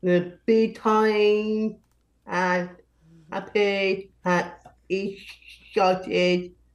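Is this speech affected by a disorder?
Yes: Down syndrome; adult.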